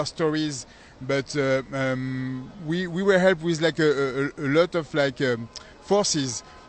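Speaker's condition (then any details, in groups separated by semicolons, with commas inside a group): No condition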